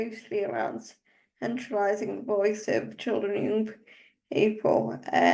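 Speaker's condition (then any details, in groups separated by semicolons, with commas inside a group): Cerebral palsy; uses wheelchair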